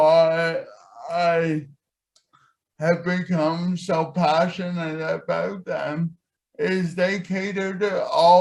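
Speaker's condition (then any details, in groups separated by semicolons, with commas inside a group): Cerebral palsy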